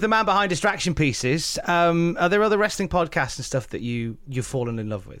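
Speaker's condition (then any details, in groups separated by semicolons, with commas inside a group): No condition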